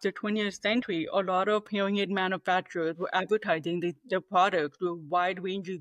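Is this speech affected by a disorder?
Yes: deafness, 98% hearing loss; deaf since childhood, hearing aid user, no cochlear implant, oral training as child; communicates primarily through oral speech, knows little sign language, removes hearing aids after noisy days.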